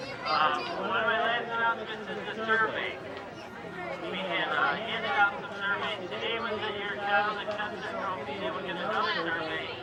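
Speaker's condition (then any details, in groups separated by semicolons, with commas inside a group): No condition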